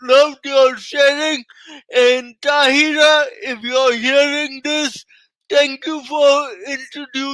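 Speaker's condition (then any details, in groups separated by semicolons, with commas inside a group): Cerebral palsy; from birth, oxygen loss at delivery, mainly physical; 28 years with it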